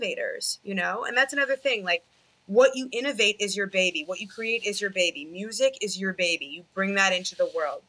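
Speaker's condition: No condition

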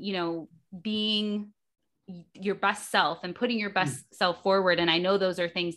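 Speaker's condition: No condition

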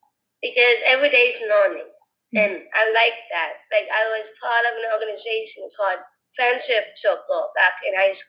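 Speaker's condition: Down syndrome; now age 28

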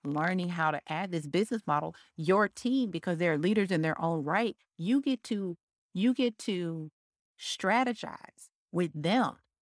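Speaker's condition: No condition

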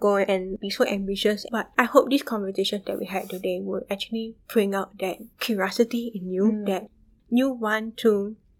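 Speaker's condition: Bilateral sensorineural hearing loss; moderate to severe from about age 4, left profound since young, right worsened about 3 years ago; intense speech therapy

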